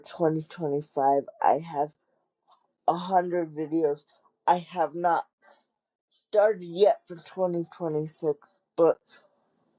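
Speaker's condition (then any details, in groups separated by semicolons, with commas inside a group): Cerebral palsy; wheelchair user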